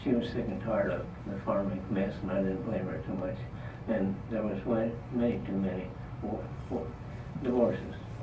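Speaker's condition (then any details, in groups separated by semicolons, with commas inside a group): Parkinson's disease; trouble talking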